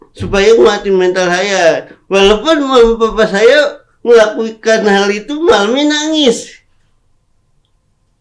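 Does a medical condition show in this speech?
Yes: cerebral palsy; speaking is difficult.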